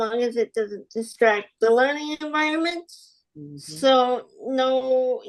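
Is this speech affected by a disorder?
Yes: spastic quadriplegic cerebral palsy.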